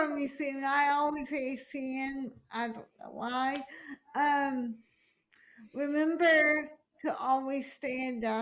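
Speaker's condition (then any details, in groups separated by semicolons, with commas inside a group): Hemiplegic cerebral palsy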